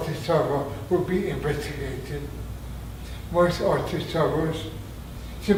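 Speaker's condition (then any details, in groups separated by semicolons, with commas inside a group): Traumatic brain injury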